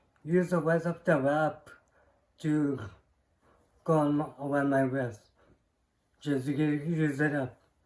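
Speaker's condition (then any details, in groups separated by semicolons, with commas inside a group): Cerebral palsy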